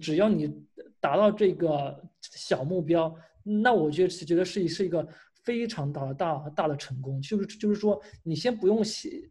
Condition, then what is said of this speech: Stuttering. 做演讲的时候，我能够控制自己的速度，我能够把自己的口吃控制住，来达到一种放松状态。